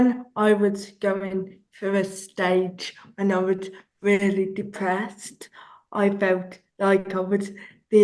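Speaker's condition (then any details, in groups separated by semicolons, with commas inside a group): Cerebral palsy; since childhood; some speech delay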